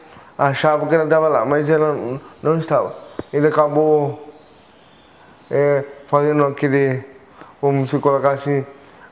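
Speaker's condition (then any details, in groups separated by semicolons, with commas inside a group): Cerebral palsy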